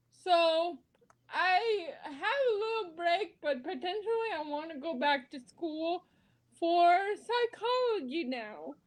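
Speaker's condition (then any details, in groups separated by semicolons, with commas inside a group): Cerebral palsy; spasticity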